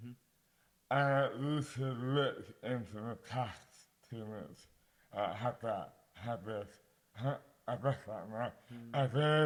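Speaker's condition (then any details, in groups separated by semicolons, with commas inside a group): Dystonia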